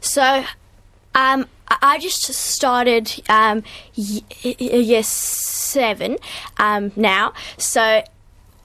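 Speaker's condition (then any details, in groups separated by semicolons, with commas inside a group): Stutter; noticed age six by teacher, word and letter stutters, blocking, earlier severity test 13.5 of 10, very severe; age 12, ongoing stutter, cannot control it; varies with good and bad days, worse when not feeling good; prolonged sounds, blocks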